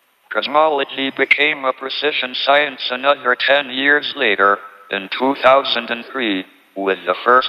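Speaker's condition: ALS, tracheotomy, speech-generating device; tracheotomy after critical pneumonia during CERN visit, computerized speech synthesizer; speaks only through computerized speech synthesizer with American voice; lost voice due to tracheotomy, robotic American-accented synthesized voice, earlier natural speech deteriorated

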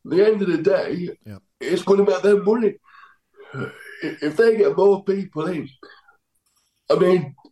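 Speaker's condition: Cerebral palsy; dodgy left arm

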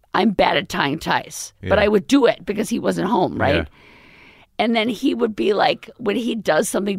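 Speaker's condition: Vocal cord paralysis; permanent left vocal cord paralysis after near-fatal pneumonia, intubation, tracheostomy, feeding tube, over 2 years ago; steroid injections earlier, recent type 1 thyroplasty, palatal adhesion, implant joining cords, another surgery possibly needed; current voice temporary after recent surgery, swallowing still hard

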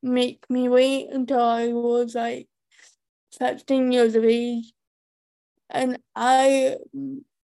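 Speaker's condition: Profound hearing loss, cochlear implant user; both ears, from infancy, confirmed at nine months, comorbid with cerebral palsy, maternal CMV

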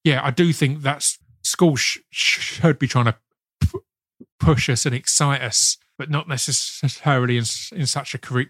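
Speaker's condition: Stutter; worse and prohibitive in places around GCSE mock exam age; dad tried speech therapist, parents disliked it; then hypnotist for relaxation, less stammering and worry; repeated sounds, prolonged sounds

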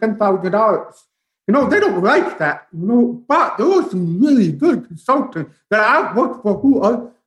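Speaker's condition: Profound deafness; onset about 18 months old

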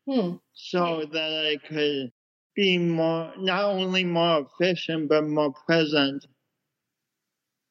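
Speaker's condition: Cerebral palsy; pronounced speech impediment

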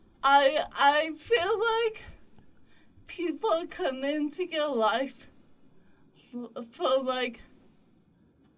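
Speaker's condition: Cerebral palsy; others have said talks funny, had speech therapy in past

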